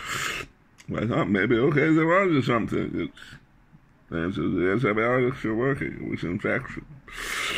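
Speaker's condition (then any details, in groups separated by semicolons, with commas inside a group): Glossectomy with reconstructed tongue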